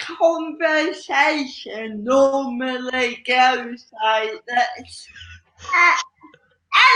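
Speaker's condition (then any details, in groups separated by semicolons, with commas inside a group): Cerebral palsy; slow speech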